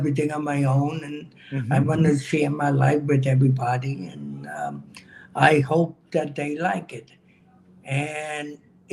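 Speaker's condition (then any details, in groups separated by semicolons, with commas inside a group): Cerebral palsy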